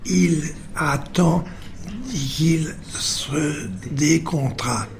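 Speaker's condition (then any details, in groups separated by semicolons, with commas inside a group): Stroke with aphasia; unconscious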